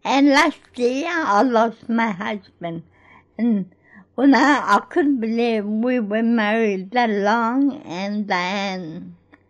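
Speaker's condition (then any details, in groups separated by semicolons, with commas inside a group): Cerebral palsy; unable to move without some support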